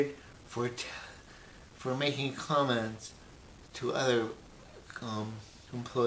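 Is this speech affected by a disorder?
Yes: brain injury; memory greatly affected.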